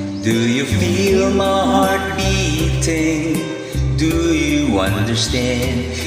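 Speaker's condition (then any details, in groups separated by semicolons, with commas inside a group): No condition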